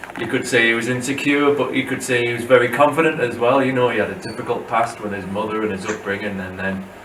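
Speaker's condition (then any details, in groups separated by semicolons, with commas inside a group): No condition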